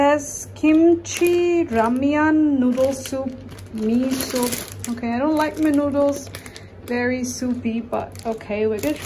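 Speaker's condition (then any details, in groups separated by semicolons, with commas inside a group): No condition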